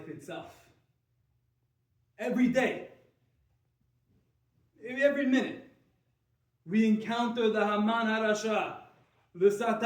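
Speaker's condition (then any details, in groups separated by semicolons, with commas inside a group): No condition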